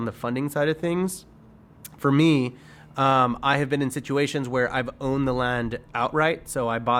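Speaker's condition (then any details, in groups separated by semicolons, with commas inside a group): No condition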